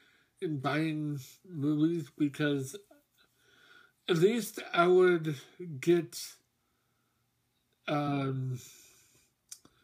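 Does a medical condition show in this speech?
Yes: mobius syndrome.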